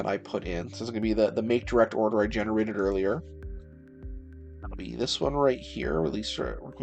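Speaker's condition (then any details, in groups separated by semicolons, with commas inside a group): No condition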